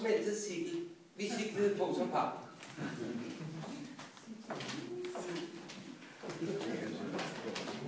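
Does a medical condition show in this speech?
No.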